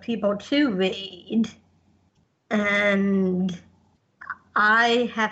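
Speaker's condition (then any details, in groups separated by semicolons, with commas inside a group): Down syndrome; successful heart transplant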